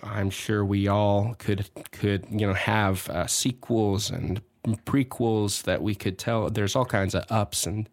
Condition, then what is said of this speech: Stuttering. In person, it's much more difficult to maintain this kind of fluency.